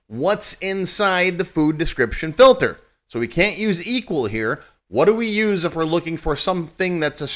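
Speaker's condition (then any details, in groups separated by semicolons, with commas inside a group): No condition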